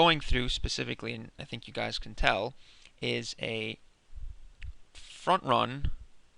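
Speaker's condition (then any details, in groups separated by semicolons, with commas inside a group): No condition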